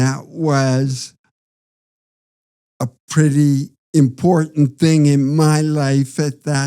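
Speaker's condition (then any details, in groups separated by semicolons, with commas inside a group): Parkinson's disease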